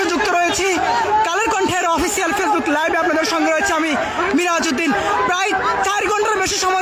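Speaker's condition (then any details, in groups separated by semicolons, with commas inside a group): No condition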